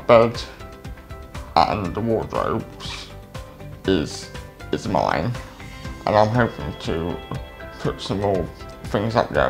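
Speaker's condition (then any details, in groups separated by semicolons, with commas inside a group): Cerebral palsy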